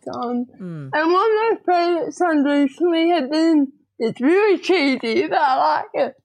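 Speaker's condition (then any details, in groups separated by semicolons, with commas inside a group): Cerebral palsy, diplegia; speech a bit odd, had speech therapy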